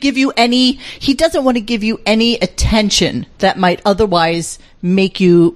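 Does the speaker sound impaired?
No.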